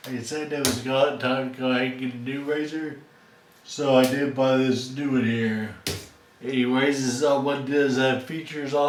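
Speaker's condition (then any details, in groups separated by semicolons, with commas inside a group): Friedreich's ataxia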